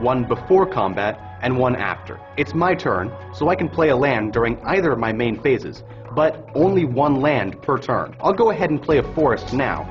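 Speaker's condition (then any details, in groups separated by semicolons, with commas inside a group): No condition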